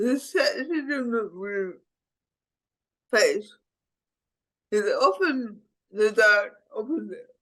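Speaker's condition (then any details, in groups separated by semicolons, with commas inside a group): Cerebral palsy; speech impediment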